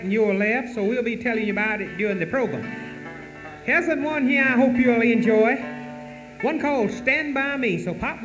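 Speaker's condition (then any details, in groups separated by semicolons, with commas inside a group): No condition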